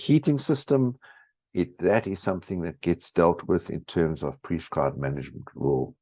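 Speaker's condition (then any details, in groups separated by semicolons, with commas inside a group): No condition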